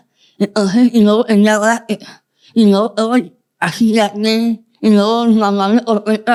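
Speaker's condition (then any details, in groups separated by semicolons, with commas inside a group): Moebius syndrome, congenital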